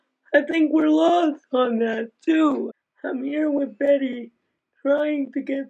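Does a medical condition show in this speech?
Yes: Aicardi-Goutières syndrome; diagnosed at age 10, symptoms first thought to be cerebral palsy, ongoing medications; age 25, about 15 years since diagnosis, doing well now, tough a few years ago; still able to speak, can put experiences into words.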